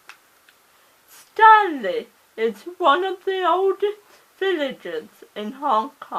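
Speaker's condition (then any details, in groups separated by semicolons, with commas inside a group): Cerebral palsy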